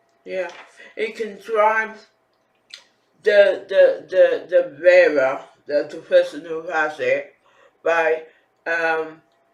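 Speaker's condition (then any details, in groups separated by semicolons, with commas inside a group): Facial palsy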